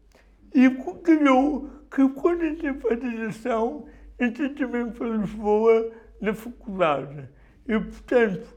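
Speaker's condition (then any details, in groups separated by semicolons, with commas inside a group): Cerebral palsy; not a disease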